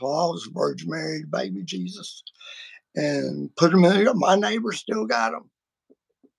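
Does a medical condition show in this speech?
Yes: vocal cord surgery; including laser treatment.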